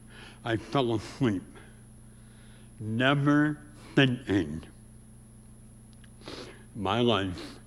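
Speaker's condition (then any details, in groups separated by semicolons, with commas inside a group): Severe speech impediment; about age 84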